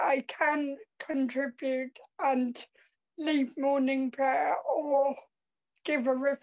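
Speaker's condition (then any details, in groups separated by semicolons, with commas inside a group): Cerebral palsy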